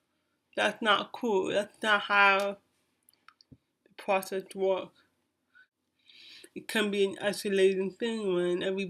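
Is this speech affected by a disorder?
Yes: cerebral palsy.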